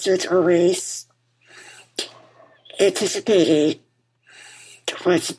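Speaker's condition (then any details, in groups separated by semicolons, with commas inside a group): Muscular dystrophy; wheelchair user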